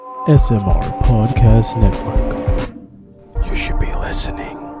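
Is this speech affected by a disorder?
No.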